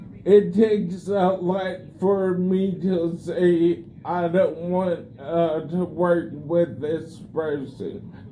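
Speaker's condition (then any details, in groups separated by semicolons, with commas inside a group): Cerebellar degeneration and ataxia; slow speech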